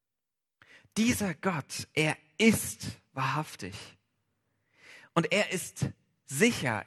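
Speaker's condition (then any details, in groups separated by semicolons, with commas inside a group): No condition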